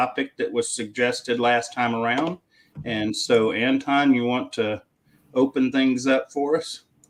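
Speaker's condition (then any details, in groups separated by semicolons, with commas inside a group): No condition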